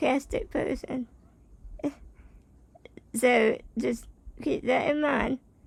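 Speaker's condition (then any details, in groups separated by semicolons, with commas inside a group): Spinal muscular atrophy type 2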